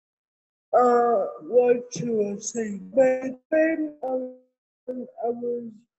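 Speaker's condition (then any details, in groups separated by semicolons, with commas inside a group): Cerebral palsy; medical negligence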